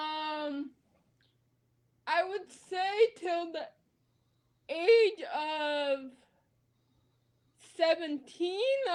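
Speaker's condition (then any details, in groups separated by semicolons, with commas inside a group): Cerebral palsy; spasticity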